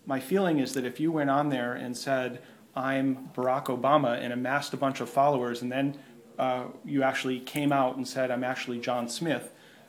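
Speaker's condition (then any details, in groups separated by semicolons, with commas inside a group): No condition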